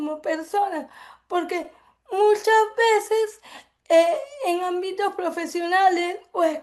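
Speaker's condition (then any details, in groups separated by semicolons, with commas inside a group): Cerebral palsy; affects speech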